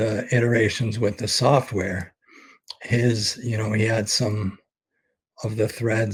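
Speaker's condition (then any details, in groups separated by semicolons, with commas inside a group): ALS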